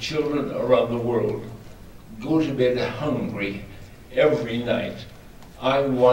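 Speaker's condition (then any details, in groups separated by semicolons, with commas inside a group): ALS; extremely weak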